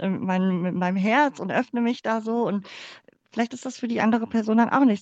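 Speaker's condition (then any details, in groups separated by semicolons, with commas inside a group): Cleft palate; speaking in front of class and using voice for speaking never felt easy, sang a lot instead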